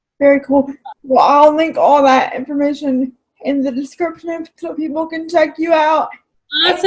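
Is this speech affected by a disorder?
Yes: cerebral palsy.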